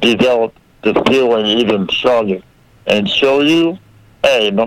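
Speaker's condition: Muscular dystrophy; rare form, about 500 people affected, present from birth, not expected to live past age one; age 30

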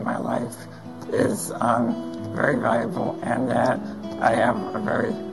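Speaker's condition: Spinal muscular atrophy; congenital, progressive muscle weakness, bedbound since early 20s, no hand movement, older brother Bernie also affected; tracheostomy and permanent stomach feeding tube for about 10 years, liquid diet, trach suctioning when congested; relies on voice for everything, uses voice recognition computer system

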